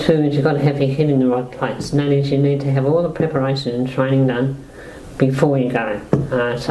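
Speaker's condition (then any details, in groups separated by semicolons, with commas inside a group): Motor neuron disease-like muscle disease; speech less clear than before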